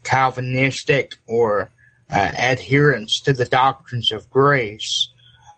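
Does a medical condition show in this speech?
Yes: cerebral palsy; uses electric wheelchair.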